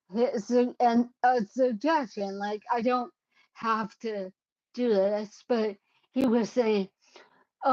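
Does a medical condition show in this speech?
Yes: cerebellar ataxia.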